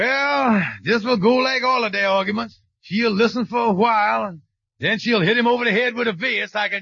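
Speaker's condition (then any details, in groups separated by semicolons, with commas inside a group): No condition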